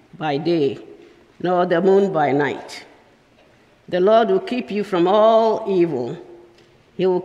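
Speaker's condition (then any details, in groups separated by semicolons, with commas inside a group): No condition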